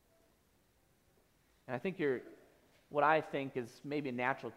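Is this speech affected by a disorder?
No.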